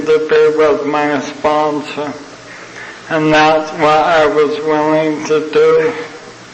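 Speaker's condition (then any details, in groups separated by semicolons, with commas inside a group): ALS (Lou Gehrig's disease); young onset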